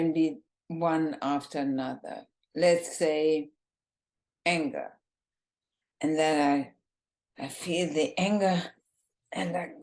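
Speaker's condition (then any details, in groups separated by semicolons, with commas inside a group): ALS, bulbar form, bulbar onset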